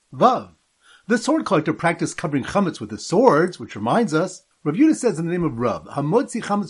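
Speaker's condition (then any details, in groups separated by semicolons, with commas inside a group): No condition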